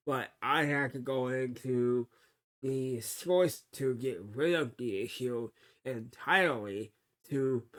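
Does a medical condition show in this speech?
Yes: cerebral palsy.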